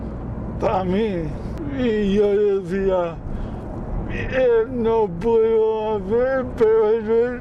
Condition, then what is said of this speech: Cerebral palsy. Hemos visto que tiene alguna dificultad para hablar, pero se le entiende perfectamente, ¿no?